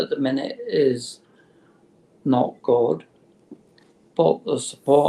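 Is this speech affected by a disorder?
Yes: motor neurone disease; terminal, no cure.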